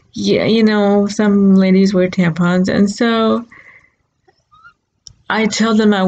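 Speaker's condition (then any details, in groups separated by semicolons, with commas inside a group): Cerebral palsy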